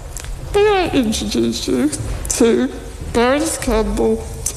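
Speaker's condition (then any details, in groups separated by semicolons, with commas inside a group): Spinal muscular atrophy; AI-cloned voice used for speech in House of Lords, health bill debate; natural voice used for introduction, AI-cloned voice delivered parliamentary speech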